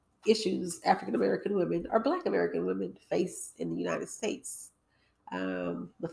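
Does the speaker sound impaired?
No.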